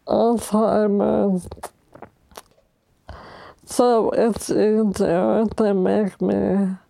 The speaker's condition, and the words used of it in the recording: ALS (motor neuron disease). I can't quite get my sentences out quickly enough, but I can still speak.